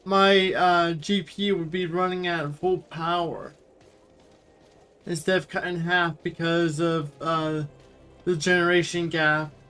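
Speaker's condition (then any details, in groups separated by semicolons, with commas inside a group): Cerebral palsy; wheelchair user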